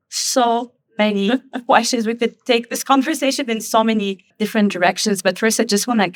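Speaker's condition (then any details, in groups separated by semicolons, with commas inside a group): No condition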